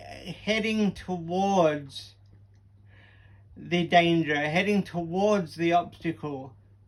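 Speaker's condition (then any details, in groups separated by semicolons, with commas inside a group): Cerebral palsy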